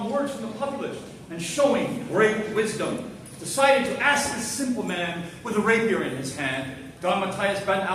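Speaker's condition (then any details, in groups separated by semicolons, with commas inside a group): No condition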